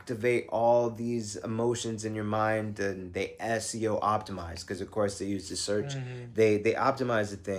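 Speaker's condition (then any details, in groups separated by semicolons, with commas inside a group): No condition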